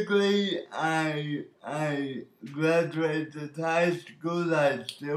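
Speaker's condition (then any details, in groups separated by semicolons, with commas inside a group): Birth oxygen deprivation brain injury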